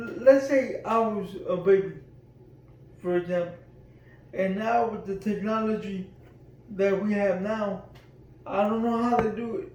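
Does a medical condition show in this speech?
Yes: cerebral palsy.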